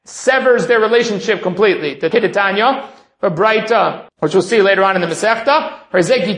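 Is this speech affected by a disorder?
No.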